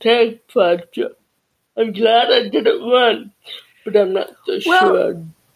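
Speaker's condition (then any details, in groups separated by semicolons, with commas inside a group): Deafness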